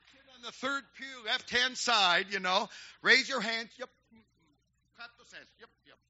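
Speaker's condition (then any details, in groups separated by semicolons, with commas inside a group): No condition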